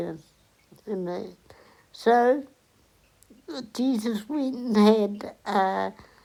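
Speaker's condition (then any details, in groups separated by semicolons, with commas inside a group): Cerebral palsy; onset at 8 days old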